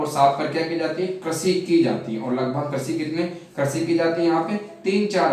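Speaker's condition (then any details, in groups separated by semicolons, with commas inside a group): No condition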